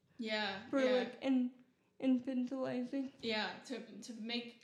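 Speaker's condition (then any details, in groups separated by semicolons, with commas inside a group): Cerebral palsy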